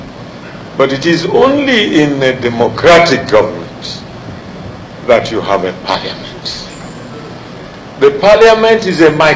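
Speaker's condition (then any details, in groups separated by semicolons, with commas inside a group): No condition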